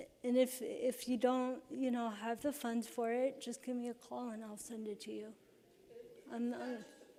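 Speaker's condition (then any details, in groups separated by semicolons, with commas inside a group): Cerebral palsy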